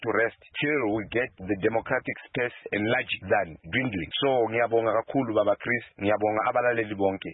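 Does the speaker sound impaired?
No.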